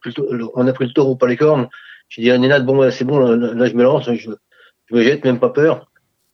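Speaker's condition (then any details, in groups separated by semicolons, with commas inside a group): Parkinson's disease; Ping Pong Parkinson championships for 4 years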